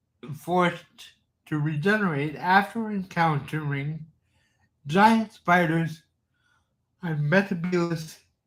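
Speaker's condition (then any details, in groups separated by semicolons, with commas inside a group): Cerebral palsy; from birth, cannot type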